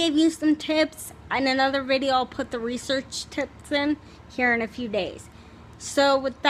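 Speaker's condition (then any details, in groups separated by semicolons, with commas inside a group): Cerebral palsy, spastic, severe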